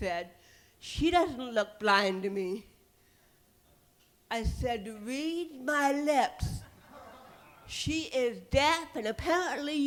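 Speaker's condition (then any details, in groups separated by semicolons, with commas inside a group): Cerebral palsy; titanium neck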